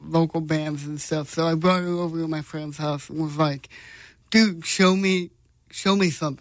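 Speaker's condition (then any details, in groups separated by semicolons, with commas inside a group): Cerebral palsy; congenital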